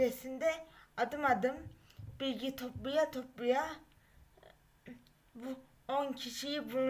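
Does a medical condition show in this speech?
Yes: cerebral palsy.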